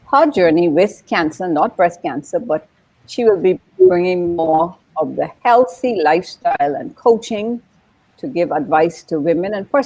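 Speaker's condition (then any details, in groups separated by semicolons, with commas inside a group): No condition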